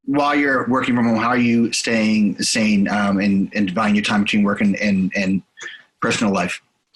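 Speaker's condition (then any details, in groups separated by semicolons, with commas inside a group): No condition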